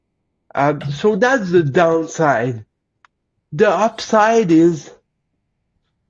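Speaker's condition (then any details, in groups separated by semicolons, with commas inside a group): Cerebral palsy; lifelong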